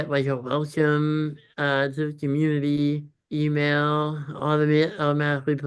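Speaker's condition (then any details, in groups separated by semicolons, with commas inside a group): Congenital muscular dystrophy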